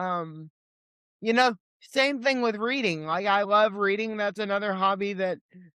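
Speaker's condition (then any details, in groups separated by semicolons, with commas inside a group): Cerebral palsy; limited hand mobility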